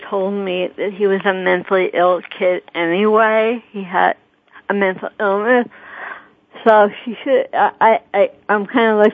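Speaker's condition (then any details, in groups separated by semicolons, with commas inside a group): Cerebral palsy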